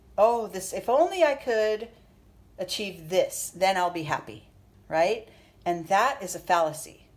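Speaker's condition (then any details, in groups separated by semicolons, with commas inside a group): No condition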